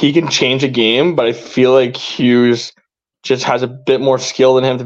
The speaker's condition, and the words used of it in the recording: Stuttering. Like I stutter a lot, but like I feel like this is just gonna make my stuttering worse.